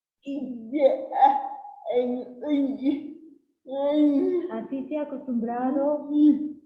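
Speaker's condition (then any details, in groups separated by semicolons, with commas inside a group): Cerebral palsy; since birth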